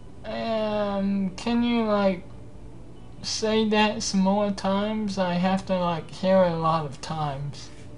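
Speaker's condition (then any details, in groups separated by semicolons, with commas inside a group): Cerebral palsy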